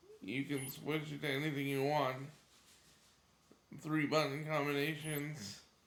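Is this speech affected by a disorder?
Yes: cerebral palsy.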